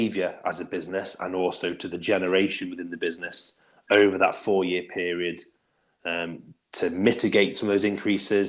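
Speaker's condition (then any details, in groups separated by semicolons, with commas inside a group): No condition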